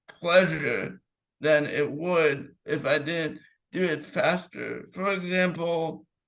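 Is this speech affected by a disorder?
Yes: cerebral palsy.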